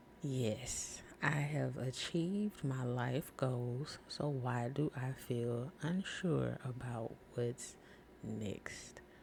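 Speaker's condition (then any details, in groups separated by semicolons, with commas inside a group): No condition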